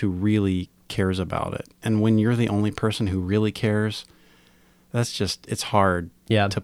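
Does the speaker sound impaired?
No.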